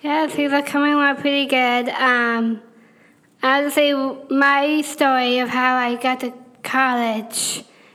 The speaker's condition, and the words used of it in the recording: Down syndrome. So I'm in speech to improve on it, to be better in